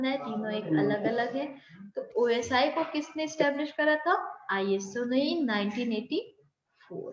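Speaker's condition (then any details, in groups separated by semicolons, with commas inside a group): No condition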